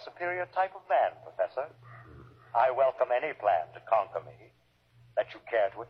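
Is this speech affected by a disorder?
No.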